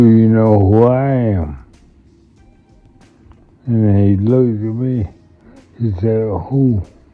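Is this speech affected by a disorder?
Yes: multiple sclerosis.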